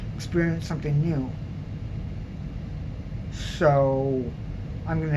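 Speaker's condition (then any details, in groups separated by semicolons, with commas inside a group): Cerebral palsy, mild; speech somewhat unclear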